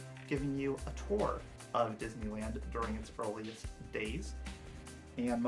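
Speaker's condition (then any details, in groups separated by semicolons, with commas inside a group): No condition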